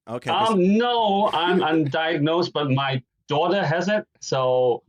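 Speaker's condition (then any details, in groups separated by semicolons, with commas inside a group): No condition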